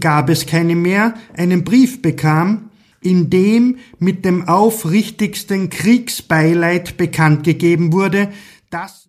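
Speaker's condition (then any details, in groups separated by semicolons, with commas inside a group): No condition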